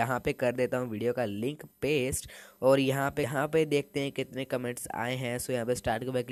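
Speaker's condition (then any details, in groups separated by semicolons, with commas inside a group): No condition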